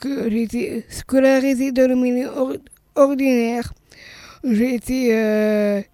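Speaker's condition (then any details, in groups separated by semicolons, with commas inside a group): Down syndrome; congenital, heart malformation, heart surgery at age one after staphylococcus aureus, later reoperated; aged 39; swallowing problems, slowness, childhood speech therapy to tone tongue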